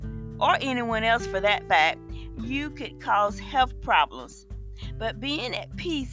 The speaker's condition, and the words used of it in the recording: None; typical speech.